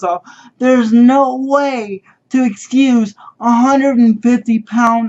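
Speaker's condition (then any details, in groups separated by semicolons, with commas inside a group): Cerebral palsy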